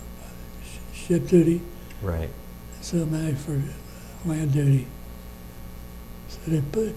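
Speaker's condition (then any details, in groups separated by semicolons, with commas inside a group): Parkinson's disease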